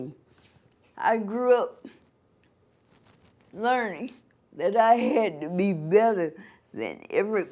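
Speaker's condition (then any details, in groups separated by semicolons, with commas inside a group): Cerebral palsy; from birth; voice sounds different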